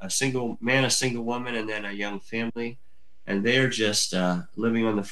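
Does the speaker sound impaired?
Yes: cleft lip and palate; congenital cleft lip and palate, from birth.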